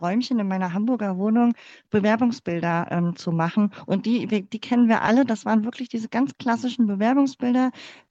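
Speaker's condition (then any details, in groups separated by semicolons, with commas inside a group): Cleft palate; congenital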